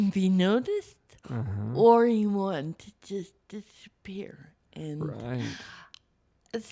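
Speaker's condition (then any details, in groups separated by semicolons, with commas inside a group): Cerebral palsy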